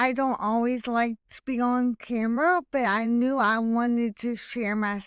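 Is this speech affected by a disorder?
Yes: hemiplegic cerebral palsy.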